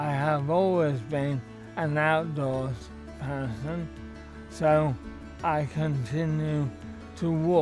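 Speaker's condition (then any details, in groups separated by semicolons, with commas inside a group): Motor neurone disease; affects voice, left arm, left leg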